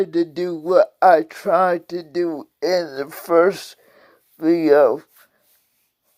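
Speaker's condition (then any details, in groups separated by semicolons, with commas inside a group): Cerebral palsy; several unnoticed strokes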